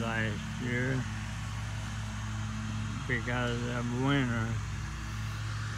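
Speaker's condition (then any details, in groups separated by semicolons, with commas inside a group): ALS; voice noticeably changed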